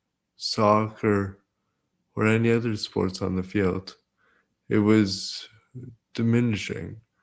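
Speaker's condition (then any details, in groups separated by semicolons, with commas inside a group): Cerebral palsy; present from birth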